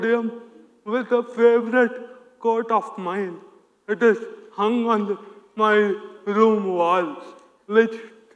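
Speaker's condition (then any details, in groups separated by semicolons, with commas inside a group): Cerebral palsy; hinders speech, sounds childlike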